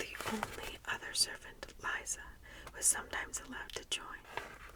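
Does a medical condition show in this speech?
No.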